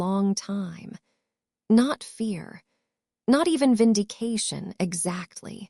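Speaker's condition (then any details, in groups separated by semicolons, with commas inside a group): No condition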